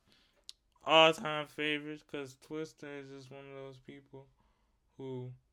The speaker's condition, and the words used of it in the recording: Cerebral palsy. So, if you think I'm yelling, just know I'm not yelling.